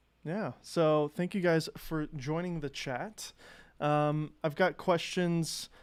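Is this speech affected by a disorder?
No.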